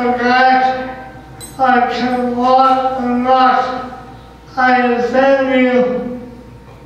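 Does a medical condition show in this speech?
Yes: cerebral palsy.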